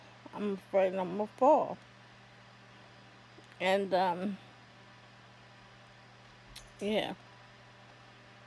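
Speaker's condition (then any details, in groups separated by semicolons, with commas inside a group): ALS; affects hands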